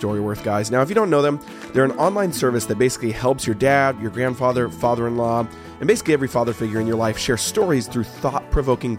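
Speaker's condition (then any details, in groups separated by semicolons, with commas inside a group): No condition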